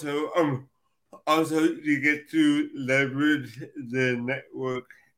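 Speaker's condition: Cerebral palsy; from birth

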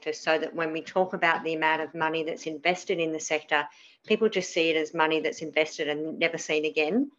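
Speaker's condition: Cleft palate; spoke differently as child, lots of childhood speech therapy, c for communication skills in primary school

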